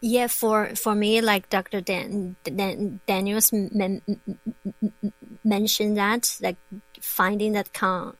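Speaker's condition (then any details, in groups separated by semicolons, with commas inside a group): Stuttering; stutter since childhood in village in China, concealed about 30 years, speech therapy with Dr. Merson, support groups, not cured; no longer conceals stuttering, still a person who stutters; at times unable to get one word out; repeated sounds, prolonged sounds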